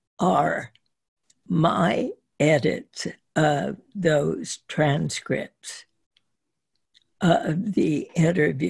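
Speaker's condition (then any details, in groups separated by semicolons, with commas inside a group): Spasmodic dysphonia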